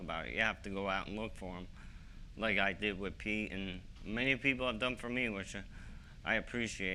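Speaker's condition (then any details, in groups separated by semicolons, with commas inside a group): ALS; young-adult onset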